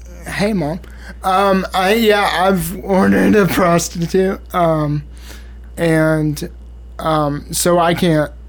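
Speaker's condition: Cerebral palsy, spastic

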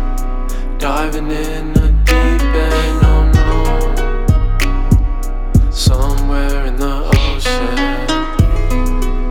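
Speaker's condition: No condition

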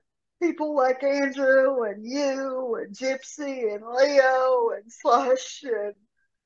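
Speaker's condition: Cerebral palsy; severe rotator cuff tear

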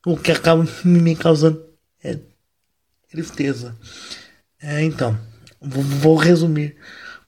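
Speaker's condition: Cerebral palsy, mild; no medication

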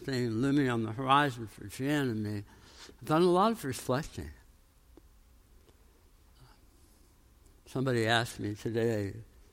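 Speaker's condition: Tongue cancer, jaw reconstruction

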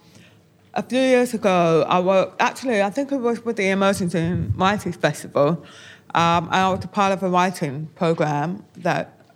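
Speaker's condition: Deafness; born profoundly deaf, taught lip reading, hearing aids, English first language, Auslan learned ten years ago

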